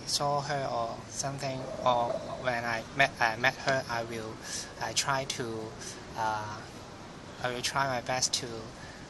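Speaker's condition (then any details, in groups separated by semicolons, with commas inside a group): No condition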